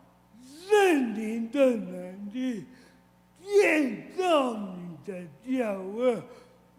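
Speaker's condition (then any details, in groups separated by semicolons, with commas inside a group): Cerebral palsy; severe, walked only at age 8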